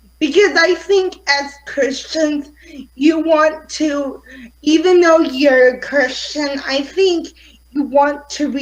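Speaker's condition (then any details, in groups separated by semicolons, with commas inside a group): Cerebral palsy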